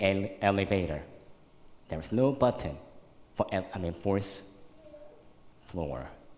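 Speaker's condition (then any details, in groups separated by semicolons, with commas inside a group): Cleft lip and palate, severe; fed formula and cow milk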